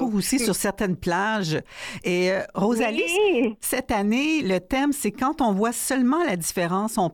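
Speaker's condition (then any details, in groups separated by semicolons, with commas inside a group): No condition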